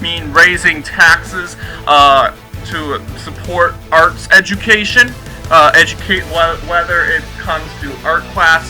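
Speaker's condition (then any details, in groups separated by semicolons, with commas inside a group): No condition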